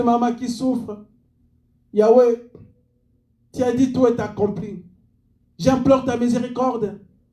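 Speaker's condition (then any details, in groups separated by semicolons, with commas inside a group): No condition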